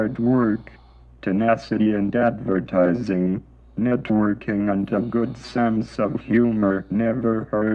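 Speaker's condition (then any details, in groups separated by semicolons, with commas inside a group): Traumatic brain injury; injury at age 10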